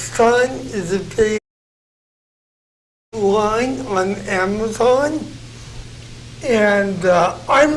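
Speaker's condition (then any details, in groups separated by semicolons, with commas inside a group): Cerebral palsy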